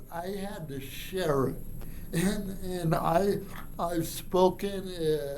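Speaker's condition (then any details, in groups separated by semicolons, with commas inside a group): Cerebral palsy; from birth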